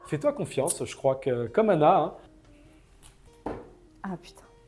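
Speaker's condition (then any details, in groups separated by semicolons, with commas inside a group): No condition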